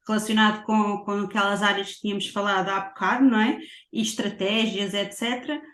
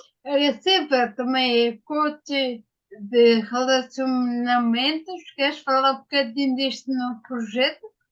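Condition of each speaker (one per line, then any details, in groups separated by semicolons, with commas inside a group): No condition
Ataxia; ataxia after brain injury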